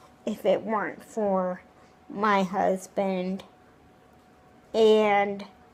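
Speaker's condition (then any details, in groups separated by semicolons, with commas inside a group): Cerebral palsy; wheelchair user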